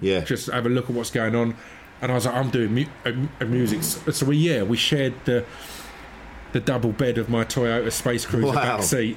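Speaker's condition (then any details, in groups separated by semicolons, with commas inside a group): Stutter; stutter since childhood, present at school, syllable tapping on leg taught by bassist with stutter; constantly reins in and controls stutter while talking, makes adaptions, stutter comes and goes; stutters on certain names like Dylan Moran, absent in songs, creeps in without beat, Alexa misunderstands; repeated sounds, repeated words, prolonged sounds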